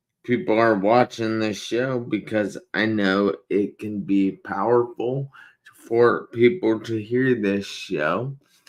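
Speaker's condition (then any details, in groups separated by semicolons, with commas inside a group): Traumatic brain injury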